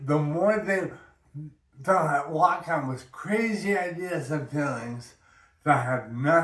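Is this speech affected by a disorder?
Yes: brain injury.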